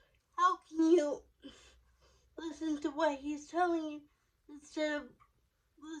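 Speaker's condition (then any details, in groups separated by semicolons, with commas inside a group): Cerebral palsy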